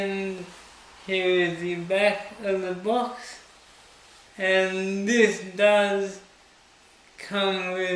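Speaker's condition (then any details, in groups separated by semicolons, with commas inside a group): Cerebral palsy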